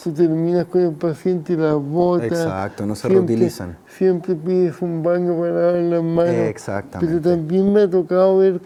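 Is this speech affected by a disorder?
Yes: cerebral palsy.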